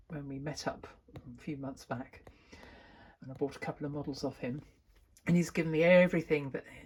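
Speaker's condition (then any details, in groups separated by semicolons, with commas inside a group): No condition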